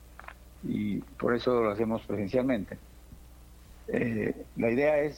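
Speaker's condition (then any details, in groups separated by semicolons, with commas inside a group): Parkinson's disease; 11 years since onset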